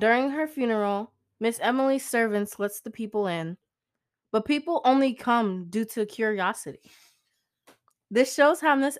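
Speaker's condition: No condition

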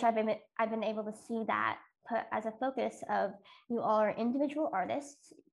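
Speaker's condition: Cleft lip and palate

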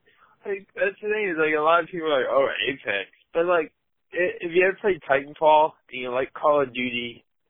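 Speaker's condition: Cerebral palsy, mild; had speech therapy

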